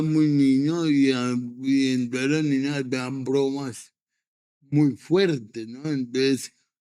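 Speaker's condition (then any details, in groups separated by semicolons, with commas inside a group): Cerebral palsy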